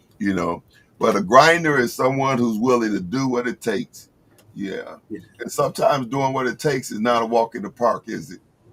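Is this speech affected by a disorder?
No.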